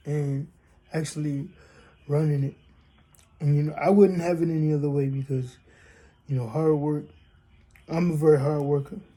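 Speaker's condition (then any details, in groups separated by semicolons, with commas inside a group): Cerebral palsy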